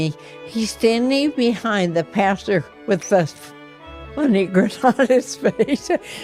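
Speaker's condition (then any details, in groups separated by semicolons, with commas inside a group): Ataxia; affects motor skills and voice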